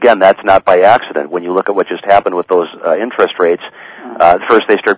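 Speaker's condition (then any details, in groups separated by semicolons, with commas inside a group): No condition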